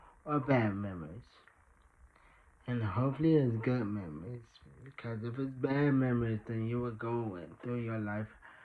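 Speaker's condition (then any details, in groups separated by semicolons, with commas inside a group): Traumatic brain injury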